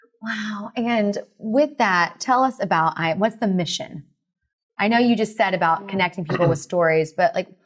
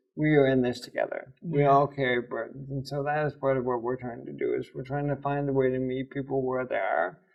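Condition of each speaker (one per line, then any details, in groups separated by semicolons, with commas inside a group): No condition
ALS; about two years since diagnosis, progressing; voice audibly affected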